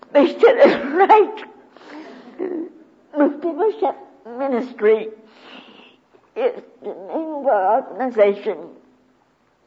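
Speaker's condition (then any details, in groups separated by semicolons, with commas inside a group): Cerebral palsy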